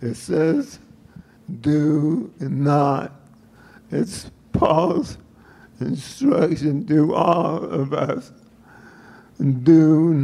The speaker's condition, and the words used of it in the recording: Parkinson's disease. And I mean, imagine how much harder that makes it to understand him.